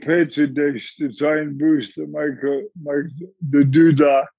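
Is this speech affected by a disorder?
Yes: motor neurone disease; about 4.5 years in, arm weakness, cannot brace with arms when falling; recovering from recent fall, large gash on side of head.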